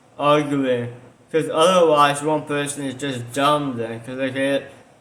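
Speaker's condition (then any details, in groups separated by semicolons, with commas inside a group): Tongue cancer surgery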